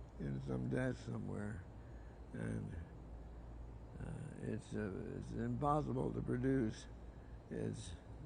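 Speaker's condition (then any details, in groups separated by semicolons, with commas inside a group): Parkinson's disease; diagnosed 20 years ago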